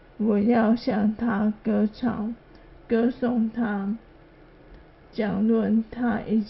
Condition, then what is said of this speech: ALS (motor neuron disease). 我说话速度变慢，声音变小，我不但不能再去健身房，也因为体力差，去不了长时班。